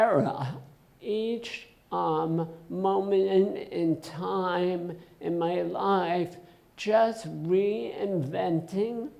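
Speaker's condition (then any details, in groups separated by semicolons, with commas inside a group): Essential tremor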